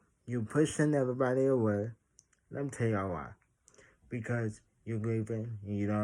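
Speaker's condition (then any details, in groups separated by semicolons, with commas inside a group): Traumatic brain injury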